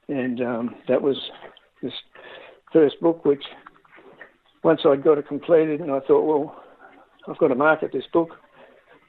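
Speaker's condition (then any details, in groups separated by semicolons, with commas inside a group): Parkinson's disease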